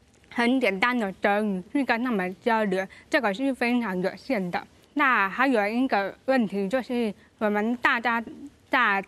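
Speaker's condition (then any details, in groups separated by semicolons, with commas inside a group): Hearing impairment; hearing impaired from childhood, hearing aids, mother's training in speech and lip-reading, deaf school one year; oral speaker, learned speech and lip-reading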